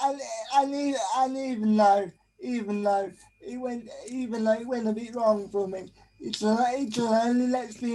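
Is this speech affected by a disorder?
Yes: cerebral palsy.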